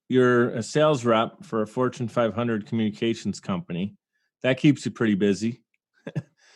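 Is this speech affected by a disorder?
No.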